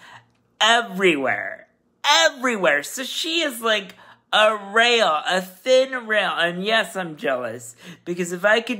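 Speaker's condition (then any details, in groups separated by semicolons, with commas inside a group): Cerebral palsy; leg spasticity, cannot straighten legs, impaired fingers, past operations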